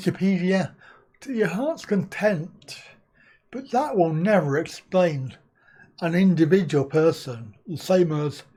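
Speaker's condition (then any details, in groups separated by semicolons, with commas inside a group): Cerebral palsy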